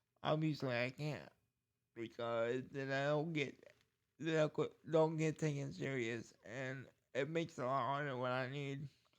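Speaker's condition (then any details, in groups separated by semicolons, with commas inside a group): Cerebral palsy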